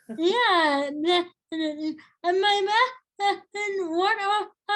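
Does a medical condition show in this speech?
Yes: cerebral palsy; long-term disability; adult.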